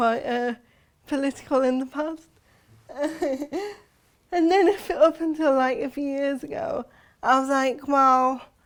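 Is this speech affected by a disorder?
Yes: cerebral palsy; since birth.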